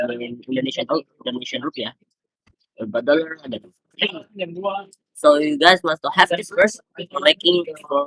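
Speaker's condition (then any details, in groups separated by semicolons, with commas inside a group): No condition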